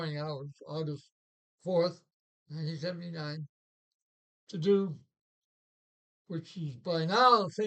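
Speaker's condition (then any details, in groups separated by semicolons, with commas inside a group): Parkinson's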